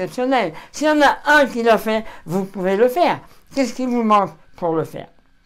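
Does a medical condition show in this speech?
Yes: throat cancer surgery.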